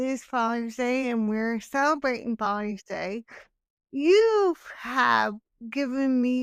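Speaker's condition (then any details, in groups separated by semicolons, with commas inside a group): Cerebral palsy; hemiplegic, one side affected, birth asphyxia and stroke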